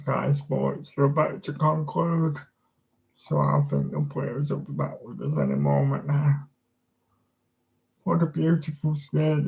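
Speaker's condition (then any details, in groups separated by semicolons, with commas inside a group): Cerebral palsy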